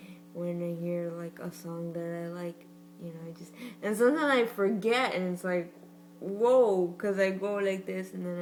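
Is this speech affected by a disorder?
Yes: cerebral palsy; from birth, premature; occupational, physical and speech therapy.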